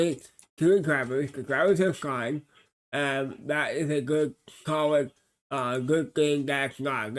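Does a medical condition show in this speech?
Yes: cerebral palsy.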